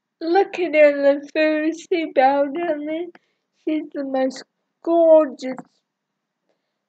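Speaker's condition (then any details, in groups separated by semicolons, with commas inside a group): Cerebral palsy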